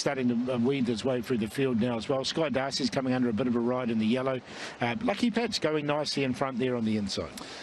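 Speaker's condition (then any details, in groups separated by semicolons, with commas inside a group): No condition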